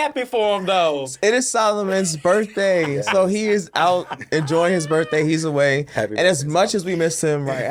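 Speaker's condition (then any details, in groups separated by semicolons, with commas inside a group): No condition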